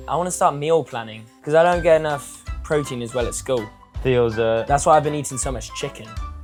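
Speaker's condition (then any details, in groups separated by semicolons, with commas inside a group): No condition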